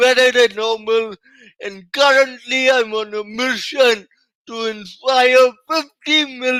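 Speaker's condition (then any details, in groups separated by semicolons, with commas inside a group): Cerebral palsy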